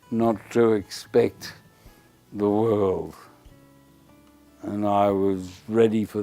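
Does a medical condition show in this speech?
Yes: Parkinson's disease; deep brain stimulation implant; stimulation settings still being adjusted after surgery.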